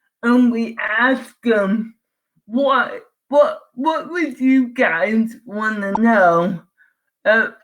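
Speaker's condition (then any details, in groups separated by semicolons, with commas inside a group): Cerebral palsy; from birth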